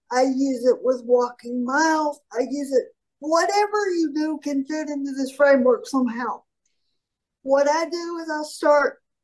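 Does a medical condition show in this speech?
Yes: cerebral palsy; from birth, highly mobile, largely independent, falls, shoulder dislocates lifting heavy, declined physical therapy, trains mace and clubs.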